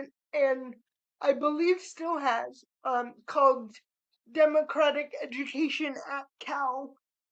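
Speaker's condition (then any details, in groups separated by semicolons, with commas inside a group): Cerebral palsy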